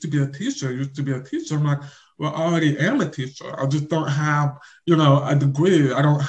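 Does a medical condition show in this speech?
Yes: deaf or hard of hearing; invisible deafness, on deaf spectrum, does not hear everything, family not fluent in signing.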